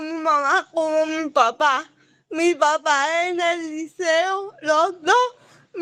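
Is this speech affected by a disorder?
Yes: cerebral palsy; from birth, birth complications, legs and arms affected.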